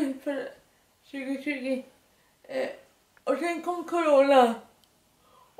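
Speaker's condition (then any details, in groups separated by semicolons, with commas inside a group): Dyskinetic cerebral palsy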